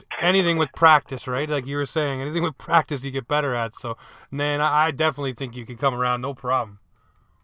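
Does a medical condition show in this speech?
No.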